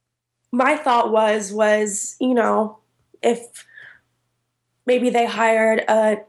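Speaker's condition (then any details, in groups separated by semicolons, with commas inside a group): Stuttering; stuttering whole life, long hidden by avoiding talking, expected at 13 it would go away; quite a bit of noticeable stuttering in recording; more outward stuttering under stress, more in interviews, less with accepting listeners, phone hardest under time pressure; repeated words, prolonged sounds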